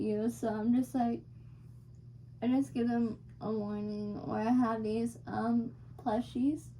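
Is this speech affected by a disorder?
Yes: cerebral palsy.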